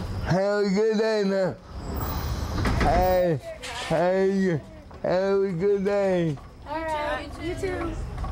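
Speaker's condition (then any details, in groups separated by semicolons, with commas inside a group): Cerebral palsy, severe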